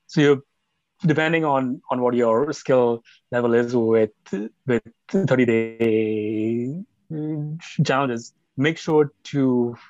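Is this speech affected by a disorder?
Yes: stutter; stutter since age nine, severe until about 25, 10-day slow-speech therapy clinic, once completely fluent; stutter still evident on podcast; pauses, words sometimes stuck, more fluent at slower rate, switches feared words, fluent talking to self; here repeated sounds, repeated words, prolonged sounds.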